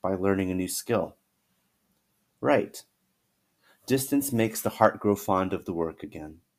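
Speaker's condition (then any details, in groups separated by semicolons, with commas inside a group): No condition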